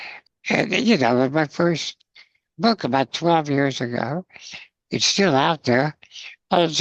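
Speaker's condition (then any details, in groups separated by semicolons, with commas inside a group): Spinal muscular atrophy; congenital, muscle weakness, wheelchair user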